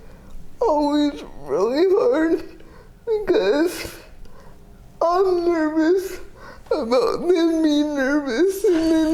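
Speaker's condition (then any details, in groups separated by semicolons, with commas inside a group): Cerebral palsy, athetoid, severe; speech may be hard to understand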